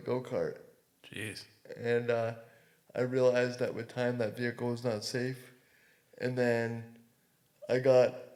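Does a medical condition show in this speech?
Yes: cerebral palsy.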